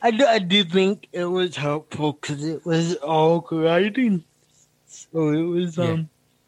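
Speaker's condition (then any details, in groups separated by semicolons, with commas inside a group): Cerebral palsy; feels picking up host's stammer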